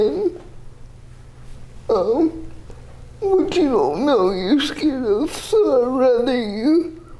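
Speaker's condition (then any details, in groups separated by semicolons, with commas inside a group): Athetoid quadriplegic cerebral palsy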